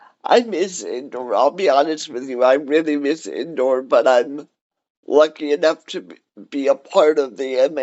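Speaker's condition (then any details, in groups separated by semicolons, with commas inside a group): Cerebral palsy; cerebral palsy, wheelchair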